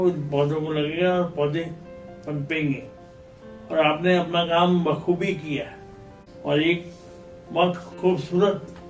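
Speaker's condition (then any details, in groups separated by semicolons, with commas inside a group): Cerebral palsy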